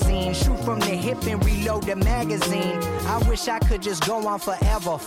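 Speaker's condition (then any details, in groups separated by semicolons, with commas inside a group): No condition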